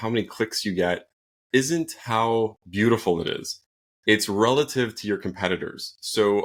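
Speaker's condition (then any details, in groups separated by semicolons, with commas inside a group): No condition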